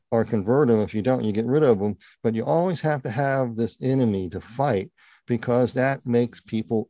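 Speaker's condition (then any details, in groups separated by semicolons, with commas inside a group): Partial cleft palate; congenital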